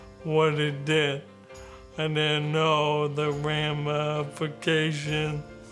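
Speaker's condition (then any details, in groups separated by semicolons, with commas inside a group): ALS; diagnosed at 27, onset 5-6 months earlier, tiredness, tripping, hand weakness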